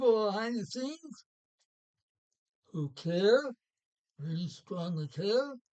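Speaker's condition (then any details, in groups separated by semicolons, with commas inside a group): Parkinson's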